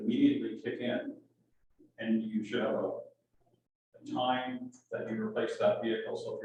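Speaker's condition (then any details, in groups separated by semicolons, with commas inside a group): No condition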